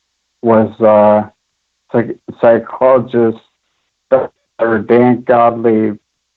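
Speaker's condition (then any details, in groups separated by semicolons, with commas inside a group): Friedreich's ataxia; onset around age 11, about 32 years since onset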